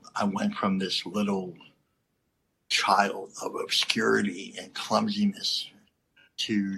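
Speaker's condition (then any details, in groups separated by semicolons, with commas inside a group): Cleft lip and palate; not fully formed at birth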